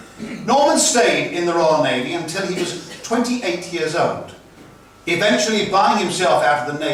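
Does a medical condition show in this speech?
No.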